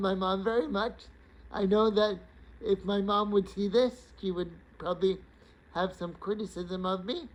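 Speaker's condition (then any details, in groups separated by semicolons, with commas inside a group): Cerebral palsy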